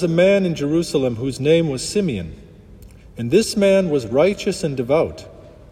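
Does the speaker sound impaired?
No.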